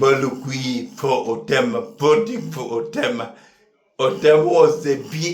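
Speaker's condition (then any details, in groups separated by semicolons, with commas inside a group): Neurological disease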